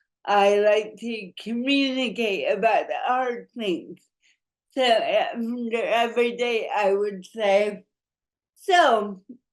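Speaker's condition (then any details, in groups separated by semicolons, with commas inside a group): Cerebral palsy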